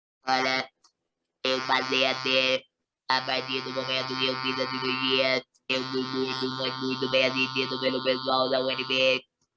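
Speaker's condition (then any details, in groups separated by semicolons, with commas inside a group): Total laryngectomy, electrolarynx; total laryngectomy, head and neck cancer; communicates with electrolarynx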